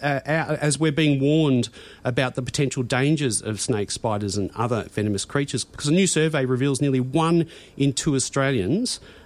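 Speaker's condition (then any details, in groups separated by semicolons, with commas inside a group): No condition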